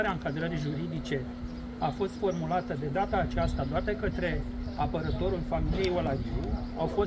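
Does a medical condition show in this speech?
No.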